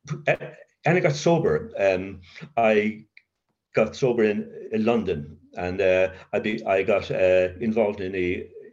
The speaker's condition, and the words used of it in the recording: Stuttering. So my I stutter now in my mind. And not so much in my, language.